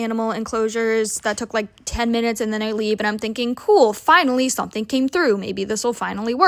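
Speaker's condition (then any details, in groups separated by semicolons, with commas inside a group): No condition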